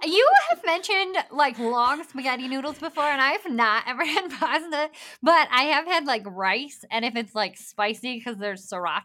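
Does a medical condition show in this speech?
Yes: bilateral cleft lip and palate; congenital complete bilateral cleft lip and palate, hard and soft palate, no palate at birth, lamb's nipple feeding; after columella lengthening, bone graft, jaw surgery, rhinoplasty.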